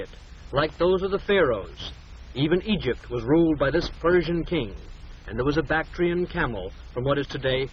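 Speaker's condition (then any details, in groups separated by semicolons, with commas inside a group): No condition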